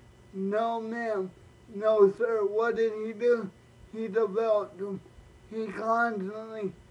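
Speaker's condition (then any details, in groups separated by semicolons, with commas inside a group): Cerebral palsy, spastic, mild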